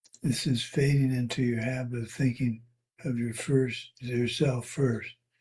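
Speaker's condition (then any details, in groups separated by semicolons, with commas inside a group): Parkinson's; tremor varies day to day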